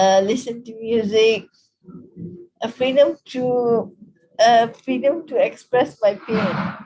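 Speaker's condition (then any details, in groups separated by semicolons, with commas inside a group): Cerebral palsy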